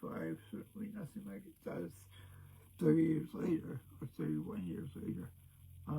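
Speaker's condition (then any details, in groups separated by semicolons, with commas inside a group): Cerebral palsy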